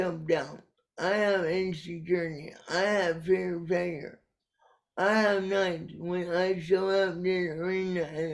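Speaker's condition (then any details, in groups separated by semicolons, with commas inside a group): Cerebral palsy; caused by brainstem aneurysm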